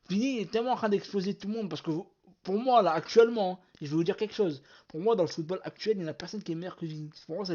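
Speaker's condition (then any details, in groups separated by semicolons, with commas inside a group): No condition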